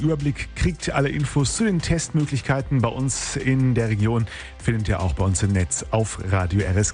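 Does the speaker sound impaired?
No.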